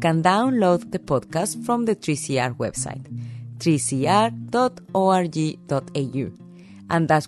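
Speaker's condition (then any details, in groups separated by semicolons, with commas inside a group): No condition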